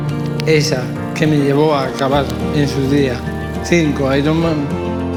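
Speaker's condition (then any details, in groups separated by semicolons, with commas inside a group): Amyotrophic lateral sclerosis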